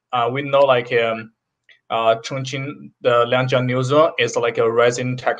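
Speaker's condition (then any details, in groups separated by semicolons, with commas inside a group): No condition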